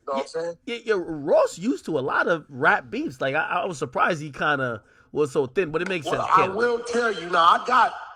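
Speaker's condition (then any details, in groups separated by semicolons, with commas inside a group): No condition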